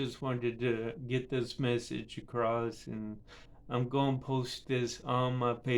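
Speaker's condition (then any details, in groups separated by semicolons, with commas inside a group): Cerebral palsy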